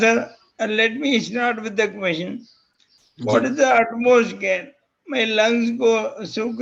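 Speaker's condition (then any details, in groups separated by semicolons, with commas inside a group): Motor neurone disease; voice strong and loud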